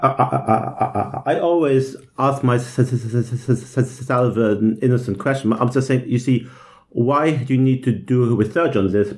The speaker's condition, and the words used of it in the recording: Stuttering. Well, I think I was quite happy because often at stuttering conferences, I'm stuttering severely.